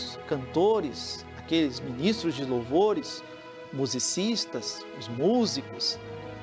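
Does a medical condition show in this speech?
No.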